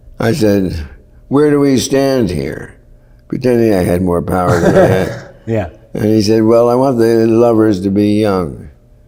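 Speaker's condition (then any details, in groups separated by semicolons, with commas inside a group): Parkinson's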